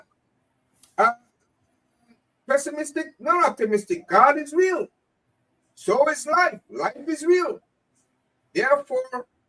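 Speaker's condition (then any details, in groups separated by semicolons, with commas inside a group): No condition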